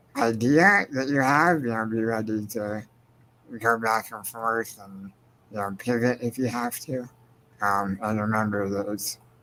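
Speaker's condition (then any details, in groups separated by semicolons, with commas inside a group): Spinal muscular atrophy; progressive, wheelchair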